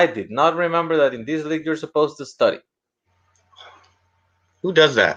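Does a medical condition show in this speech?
No.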